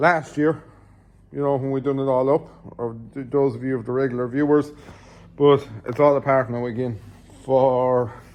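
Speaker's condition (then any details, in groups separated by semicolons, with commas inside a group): No condition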